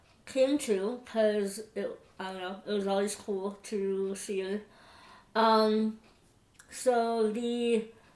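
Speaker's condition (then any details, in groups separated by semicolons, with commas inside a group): Moebius syndrome; reduced clarity from small tongue and poor lip closure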